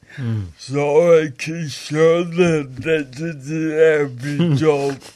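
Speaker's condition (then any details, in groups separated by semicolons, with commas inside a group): Stroke with aphasia; acquired brain injury from stroke, disability mostly in brain controlling muscles, balance issues, walks funny; talks funny, a bit of aphasia, thinking fine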